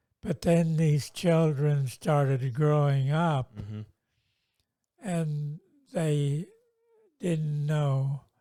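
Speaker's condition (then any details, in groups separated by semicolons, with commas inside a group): Multiple sclerosis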